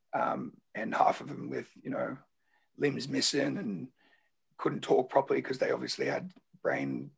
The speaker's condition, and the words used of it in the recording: Throat cancer. My voice is still going to be wrecked for a while.